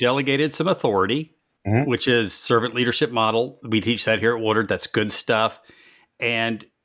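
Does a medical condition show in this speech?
No.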